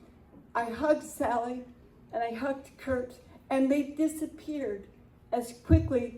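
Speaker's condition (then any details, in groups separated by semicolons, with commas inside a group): Cerebral palsy; spastic, mostly right hand and right side, stairs need railings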